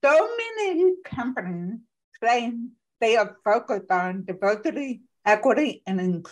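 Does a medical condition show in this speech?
Yes: profoundly deaf; born profoundly deaf, learned speech and lip-reading growing up, no sign language, cochlear implant (bionic ear); listens by lip-reading plus cochlear implant, cannot understand speech with eyes closed, noise blocks implant use; speaks with own voice.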